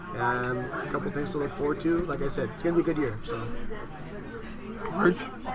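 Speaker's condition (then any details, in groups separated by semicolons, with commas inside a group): No condition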